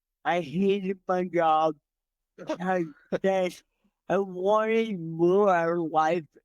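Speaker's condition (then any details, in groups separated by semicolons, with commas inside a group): Cerebral palsy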